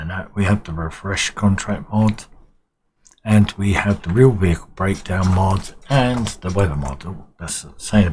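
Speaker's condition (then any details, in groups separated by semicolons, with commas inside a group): No condition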